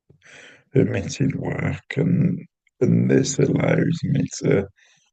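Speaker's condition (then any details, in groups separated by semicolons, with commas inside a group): Cerebral palsy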